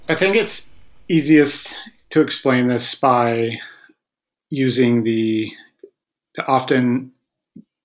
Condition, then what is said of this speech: Stuttering. And to me, open stuttering is reducing my reactivity to everything that happens when I stutter that essentially allows me to stutter openly and more easily and without the struggle.